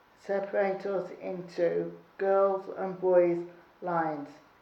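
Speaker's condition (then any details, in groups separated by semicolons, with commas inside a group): Cerebral palsy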